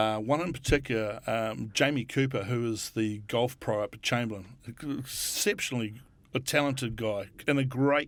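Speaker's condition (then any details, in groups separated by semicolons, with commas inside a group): No condition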